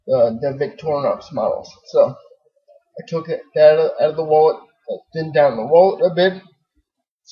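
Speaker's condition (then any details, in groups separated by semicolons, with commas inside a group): Cerebral palsy, spastic diplegia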